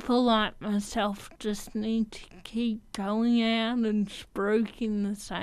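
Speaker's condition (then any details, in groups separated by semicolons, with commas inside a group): Athetoid cerebral palsy; athetoid form, from birth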